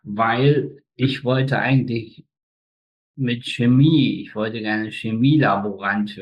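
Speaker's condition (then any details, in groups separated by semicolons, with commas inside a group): Spastic tetraparesis, spastic quadriplegia; speech control difficulties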